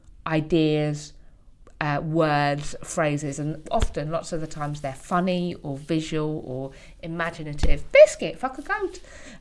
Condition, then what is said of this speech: Tourette syndrome. It also means that I'll talk randomly about tortoise porn, which I know nothing about.